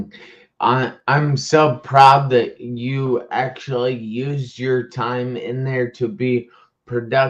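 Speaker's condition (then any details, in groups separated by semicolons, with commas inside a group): Traumatic brain injury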